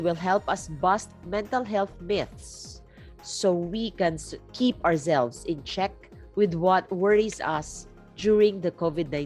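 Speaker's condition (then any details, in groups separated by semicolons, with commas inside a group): No condition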